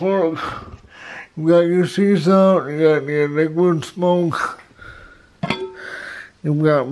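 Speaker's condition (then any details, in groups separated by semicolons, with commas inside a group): Cerebral palsy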